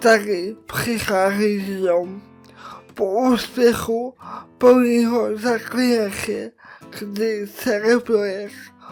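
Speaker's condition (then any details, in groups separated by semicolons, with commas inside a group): Cerebral palsy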